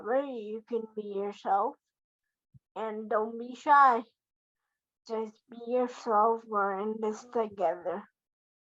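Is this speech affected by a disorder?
Yes: cerebral palsy quadriplegia.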